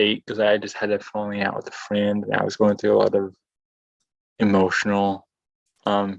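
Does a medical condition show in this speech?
Yes: cerebral palsy; caused by brain fluid pockets.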